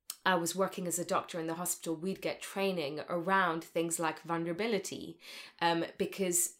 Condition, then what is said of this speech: None; typical speech.